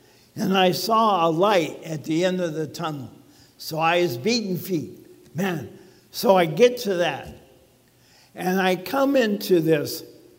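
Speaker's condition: ALS; als diagnosed this past spring

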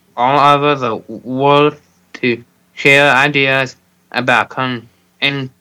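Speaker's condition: Down syndrome

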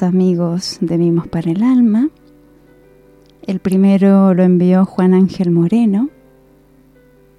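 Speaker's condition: No condition

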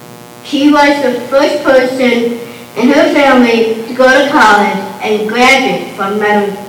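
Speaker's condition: Down syndrome; short stature

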